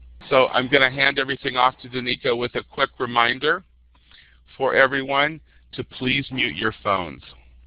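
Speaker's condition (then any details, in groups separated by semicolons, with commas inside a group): No condition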